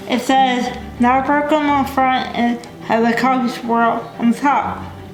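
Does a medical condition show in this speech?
Yes: cerebral palsy.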